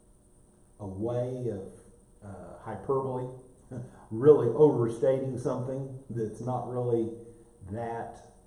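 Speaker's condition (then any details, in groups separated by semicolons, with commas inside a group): No condition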